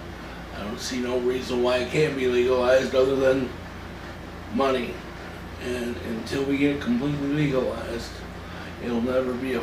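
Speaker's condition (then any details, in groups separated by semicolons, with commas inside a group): Cerebral palsy; from birth, muscle spasms and spasticity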